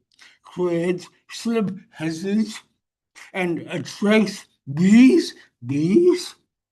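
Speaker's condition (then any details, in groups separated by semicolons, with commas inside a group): Brain injury; wheelchair user; practising walking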